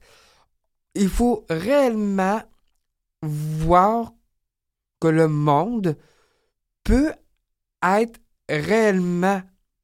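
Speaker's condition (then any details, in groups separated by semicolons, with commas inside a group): Down syndrome; age 30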